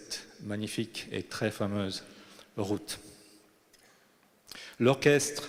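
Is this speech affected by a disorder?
No.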